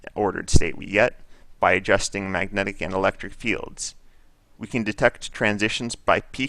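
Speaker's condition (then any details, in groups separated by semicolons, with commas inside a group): No condition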